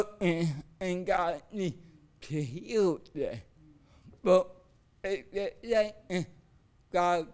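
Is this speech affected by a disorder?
Yes: cerebral palsy.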